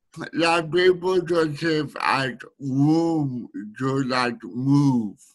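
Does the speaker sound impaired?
Yes: speech needing a translator; friend Imogen Yang from Sydney acting as speech translator during recording; speech hard for others to understand, needs speech translator.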